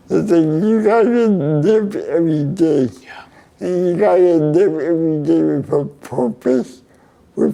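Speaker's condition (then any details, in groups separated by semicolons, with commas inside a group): Cerebral palsy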